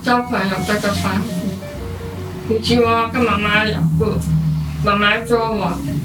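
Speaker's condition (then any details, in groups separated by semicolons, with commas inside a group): Hearing impairment; formerly reluctant to speak, mother pushed speaking, now converses with hearing people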